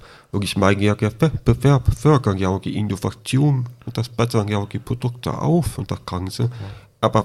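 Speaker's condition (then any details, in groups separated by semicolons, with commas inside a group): Deafness with cochlear implant, congenital deafness; born deaf, cochlear implant surgery at 13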